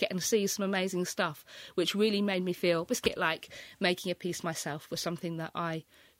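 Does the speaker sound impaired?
Yes: Tourette's syndrome; physical and verbal tics, coprolalia with involuntary obscene tics, occasional tics colliding unusual ideas; verbal tics audible throughout interview, also hedgehog; frequent verbal tics, cats, Aladdin, otherwise clear.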